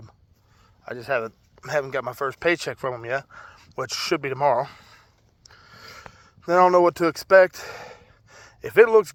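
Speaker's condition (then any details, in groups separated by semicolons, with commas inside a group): No condition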